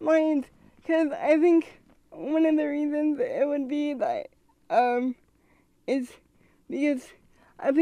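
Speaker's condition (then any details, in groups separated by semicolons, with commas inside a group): Cerebral palsy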